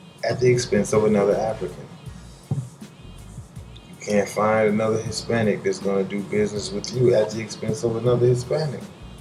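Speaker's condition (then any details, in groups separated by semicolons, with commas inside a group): No condition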